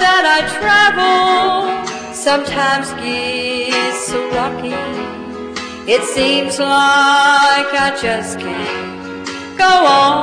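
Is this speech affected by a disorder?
No.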